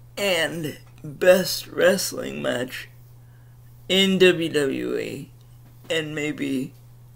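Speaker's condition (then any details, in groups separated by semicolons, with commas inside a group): Cerebral palsy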